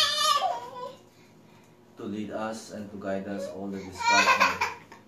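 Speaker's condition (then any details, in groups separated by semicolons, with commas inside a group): No condition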